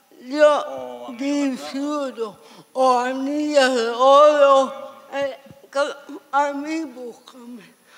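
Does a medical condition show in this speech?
Yes: severe cerebral palsy.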